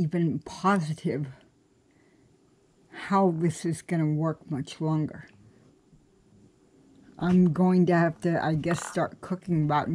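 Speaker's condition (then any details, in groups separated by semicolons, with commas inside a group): Cerebral palsy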